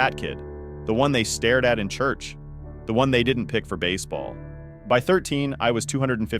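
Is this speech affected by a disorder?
No.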